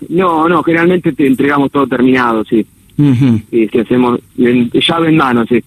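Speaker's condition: No condition

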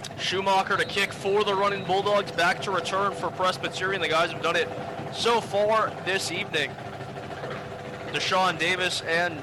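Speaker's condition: No condition

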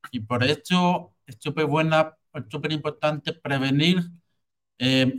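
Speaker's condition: Hearing loss with cochlear implant; cochlear implant surgery

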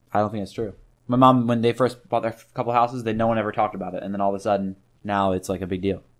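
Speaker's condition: No condition

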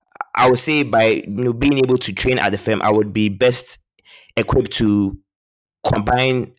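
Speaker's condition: Stammer; stammer since childhood, really bad growing up, one year of speech therapy as adult; two speech therapy courses in past year, weekly Toastmasters public speaking practice, openly discloses stammer; repeats or blocks on some words, fluency improved over time; prolonged sounds, blocks

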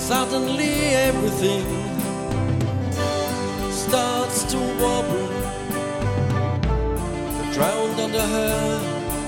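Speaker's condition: No condition

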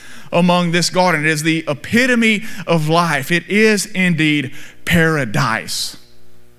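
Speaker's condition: No condition

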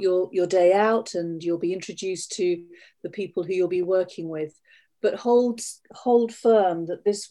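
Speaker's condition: No condition

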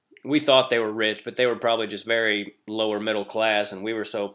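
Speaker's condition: No condition

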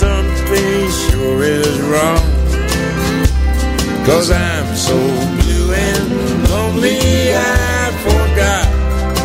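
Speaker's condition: No condition

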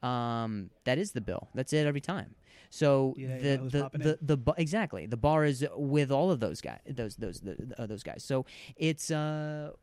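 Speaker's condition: Stutter; made finding other employment hard; converses at length in interview; listeners used to get impatient, cut off or dismiss, speech gives distinctive comedic point of view; repeated sounds, repeated words

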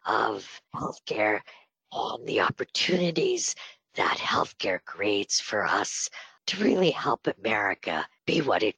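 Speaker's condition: Spasmodic dysphonia; breathy voice from Botox treatment

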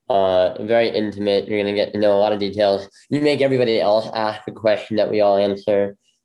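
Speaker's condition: Bilateral cleft lip; congenital bilateral

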